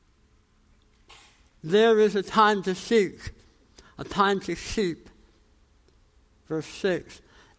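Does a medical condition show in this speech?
Yes: tongue cancer, jaw reconstruction, osteonecrosis of jaw after radiation; mandible bone graft.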